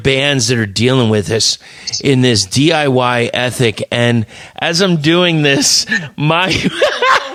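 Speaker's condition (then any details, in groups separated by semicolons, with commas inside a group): No condition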